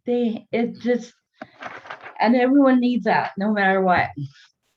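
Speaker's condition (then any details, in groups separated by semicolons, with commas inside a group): Cerebral palsy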